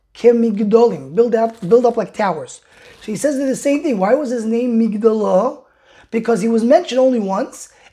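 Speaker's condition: No condition

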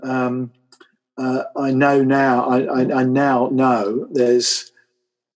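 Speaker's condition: Aphasia and apraxia after stroke; trouble getting words out, intelligence intact, early on only yes, no and swear words

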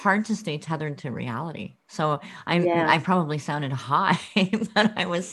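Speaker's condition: Cleft lip and palate

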